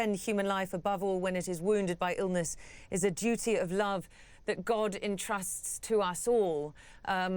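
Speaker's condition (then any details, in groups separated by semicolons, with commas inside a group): No condition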